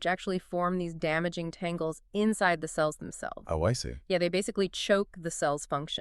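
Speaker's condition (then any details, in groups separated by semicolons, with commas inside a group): No condition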